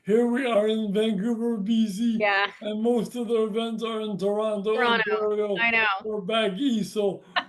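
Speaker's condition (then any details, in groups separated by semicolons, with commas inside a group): Brain injury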